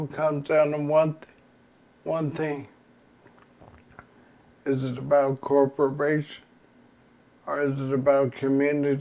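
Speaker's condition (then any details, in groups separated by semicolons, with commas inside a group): ALS; progressive terminal illness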